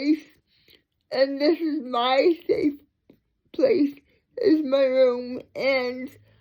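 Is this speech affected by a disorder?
Yes: cerebral palsy.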